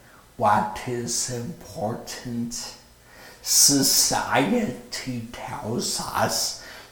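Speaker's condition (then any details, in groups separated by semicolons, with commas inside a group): Stroke with paralyzed vocal cord; stroke at 35, craniotomy at Barnes Jewish Hospital, alphabet board early, left-hand writing; speaks lower and slower, singing voice part lost, public speaking difficult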